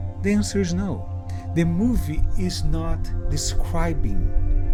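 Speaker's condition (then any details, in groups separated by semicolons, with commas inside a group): No condition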